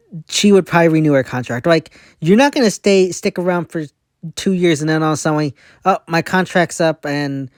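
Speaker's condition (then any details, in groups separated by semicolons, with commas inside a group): No condition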